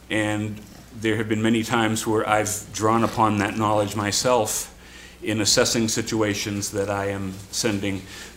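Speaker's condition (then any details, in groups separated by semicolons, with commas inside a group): No condition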